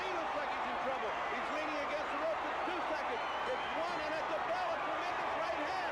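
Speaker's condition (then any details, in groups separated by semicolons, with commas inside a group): No condition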